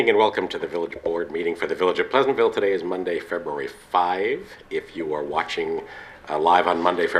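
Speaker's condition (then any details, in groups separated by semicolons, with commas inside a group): No condition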